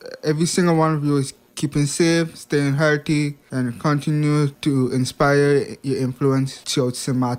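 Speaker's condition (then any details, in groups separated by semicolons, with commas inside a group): Hearing impairment; past speech impediment, ongoing hearing loss; speech impediment overcome through much speech practice and focused listening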